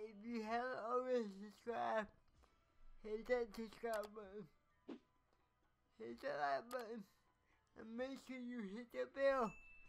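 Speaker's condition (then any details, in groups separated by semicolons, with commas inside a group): Cerebral palsy; speech affected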